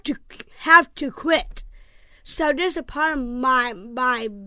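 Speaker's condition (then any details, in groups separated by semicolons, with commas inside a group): Down syndrome; from birth, delivering doctor concerned at once, diagnosis confirmed about 2 weeks after birth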